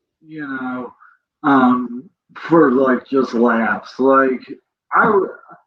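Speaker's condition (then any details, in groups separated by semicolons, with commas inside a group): Cerebral palsy; present from birth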